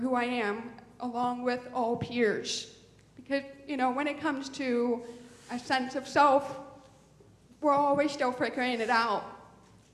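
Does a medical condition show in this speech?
Yes: deafness; born deaf, profound hearing loss, some cochlear hair cells left but insufficient, cochlear implant chosen by doctor father.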